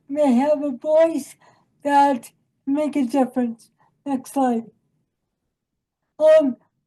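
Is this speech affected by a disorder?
Yes: cerebral palsy; from birth.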